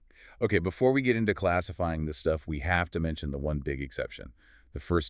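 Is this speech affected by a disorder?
No.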